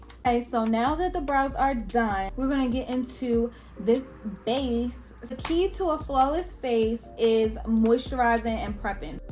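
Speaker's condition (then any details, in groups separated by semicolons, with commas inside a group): No condition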